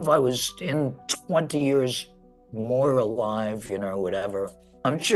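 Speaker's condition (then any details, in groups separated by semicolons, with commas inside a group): Laryngectomy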